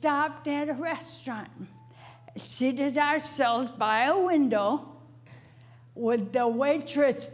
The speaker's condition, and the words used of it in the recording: Stroke. My memory and speech have also been critically affected.